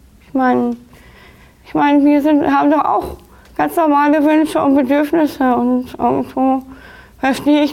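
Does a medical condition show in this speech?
Yes: Down syndrome.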